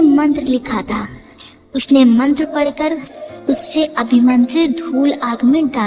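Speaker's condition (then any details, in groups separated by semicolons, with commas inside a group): No condition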